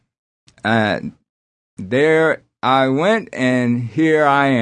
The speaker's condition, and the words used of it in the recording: Aphasia. When I started singing and vocally talking to people, it doesn't go away, but it helps me to cope with it.